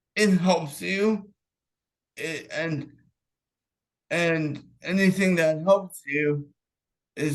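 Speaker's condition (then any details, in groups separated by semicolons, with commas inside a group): Cerebral palsy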